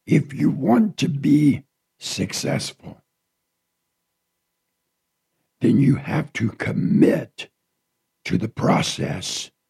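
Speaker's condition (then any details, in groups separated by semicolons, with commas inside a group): Partial laryngectomy from cancer; raspy voice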